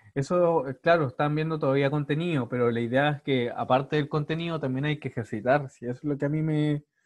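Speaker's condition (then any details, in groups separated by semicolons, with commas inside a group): No condition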